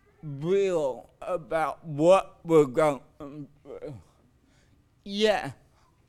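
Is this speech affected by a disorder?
Yes: cerebral palsy.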